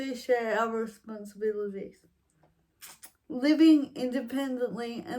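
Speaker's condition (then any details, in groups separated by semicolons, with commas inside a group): Cerebral palsy, mild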